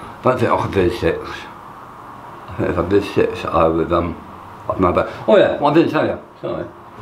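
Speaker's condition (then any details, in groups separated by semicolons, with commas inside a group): Tongue cancer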